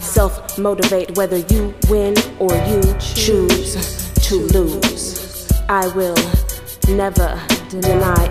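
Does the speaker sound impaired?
No.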